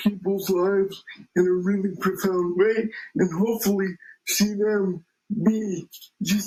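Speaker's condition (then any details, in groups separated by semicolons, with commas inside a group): Cerebral palsy; power wheelchair user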